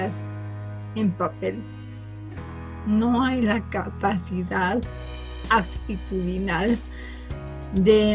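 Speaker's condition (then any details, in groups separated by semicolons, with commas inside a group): Cerebral palsy from birth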